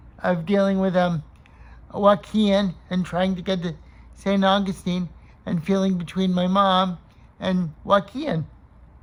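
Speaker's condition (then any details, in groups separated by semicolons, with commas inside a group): Cerebral palsy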